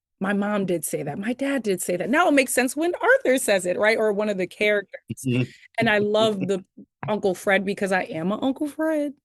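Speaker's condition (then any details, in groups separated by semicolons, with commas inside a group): No condition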